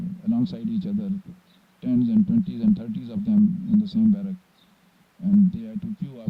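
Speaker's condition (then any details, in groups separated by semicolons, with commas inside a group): No condition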